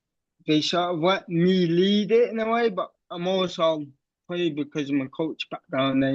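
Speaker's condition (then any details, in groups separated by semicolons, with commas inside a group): Cerebral palsy; wheelchair since age six, childhood surgery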